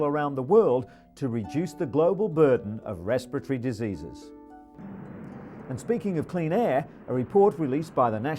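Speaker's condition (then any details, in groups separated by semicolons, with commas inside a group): No condition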